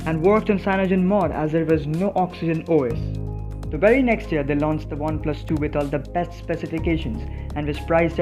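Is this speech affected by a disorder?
No.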